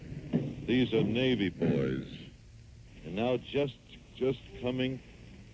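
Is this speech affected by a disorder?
No.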